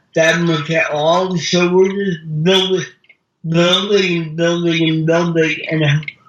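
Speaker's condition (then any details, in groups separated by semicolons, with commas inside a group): Cerebral palsy; mild speech impediment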